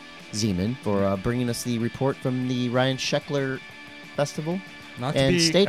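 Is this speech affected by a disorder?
No.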